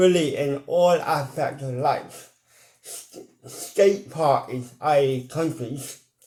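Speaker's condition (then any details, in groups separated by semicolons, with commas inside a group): Cerebral palsy; mild, ataxic type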